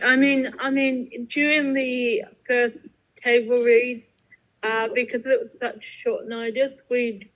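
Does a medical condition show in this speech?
Yes: cerebral palsy.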